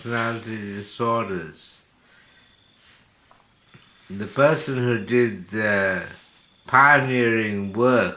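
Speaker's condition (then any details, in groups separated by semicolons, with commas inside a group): Slurred speech from poisoning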